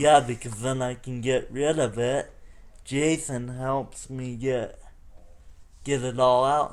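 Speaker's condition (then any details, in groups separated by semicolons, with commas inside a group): Cerebral palsy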